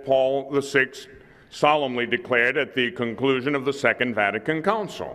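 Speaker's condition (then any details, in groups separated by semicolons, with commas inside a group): No condition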